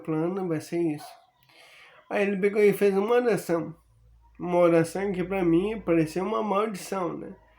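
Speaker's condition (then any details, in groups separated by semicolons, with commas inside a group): Amyotrophic lateral sclerosis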